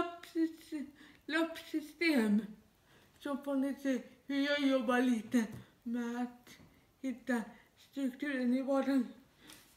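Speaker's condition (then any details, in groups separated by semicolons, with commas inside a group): Dyskinetic cerebral palsy; dyskinetic form, severe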